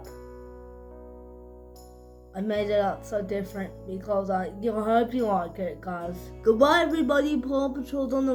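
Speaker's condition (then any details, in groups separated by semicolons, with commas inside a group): Cerebral palsy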